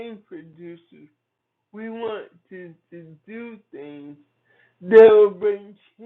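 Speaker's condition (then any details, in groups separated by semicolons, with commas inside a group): Cerebral palsy; from birth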